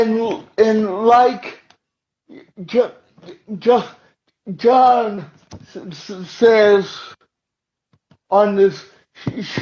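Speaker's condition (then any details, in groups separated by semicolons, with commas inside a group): Cerebral palsy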